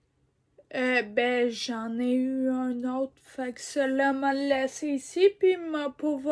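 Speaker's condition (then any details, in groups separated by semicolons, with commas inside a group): Ataxia; degenerative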